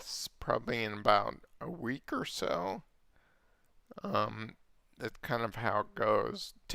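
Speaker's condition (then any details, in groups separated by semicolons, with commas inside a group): Multiple sclerosis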